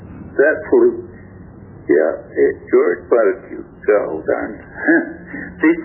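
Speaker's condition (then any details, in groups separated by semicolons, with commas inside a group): Stroke affecting throat muscles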